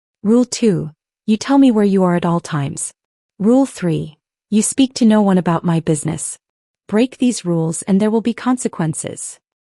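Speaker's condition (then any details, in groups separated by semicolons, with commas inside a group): No condition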